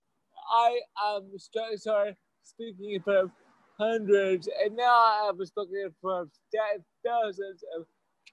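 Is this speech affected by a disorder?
Yes: stuttering; stutter since at least college years, once severe, stuttered every word of first talk at OU campus ministry; stutters less than in earlier years; milder now, still stutters; here repeated sounds, blocks.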